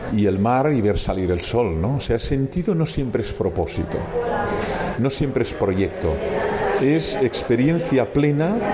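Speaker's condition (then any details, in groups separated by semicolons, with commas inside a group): No condition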